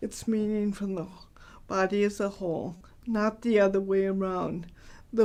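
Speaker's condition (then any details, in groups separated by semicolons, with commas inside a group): Cerebral palsy, mild; hard to understand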